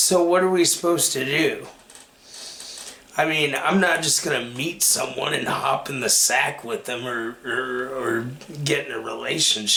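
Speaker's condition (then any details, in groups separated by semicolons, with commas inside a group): Cerebral palsy; takes medication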